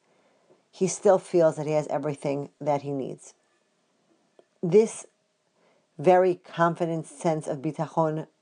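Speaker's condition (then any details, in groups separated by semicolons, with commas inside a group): No condition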